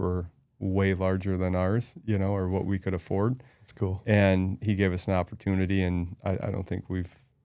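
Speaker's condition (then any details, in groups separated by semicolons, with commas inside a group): No condition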